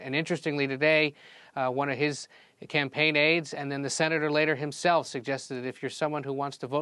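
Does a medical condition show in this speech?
No.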